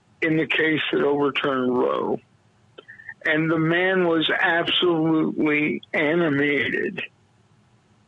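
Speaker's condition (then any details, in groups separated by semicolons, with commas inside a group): Cerebral palsy; diagnosed at three days old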